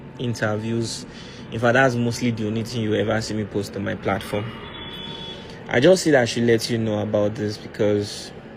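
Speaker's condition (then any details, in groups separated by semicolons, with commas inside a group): No condition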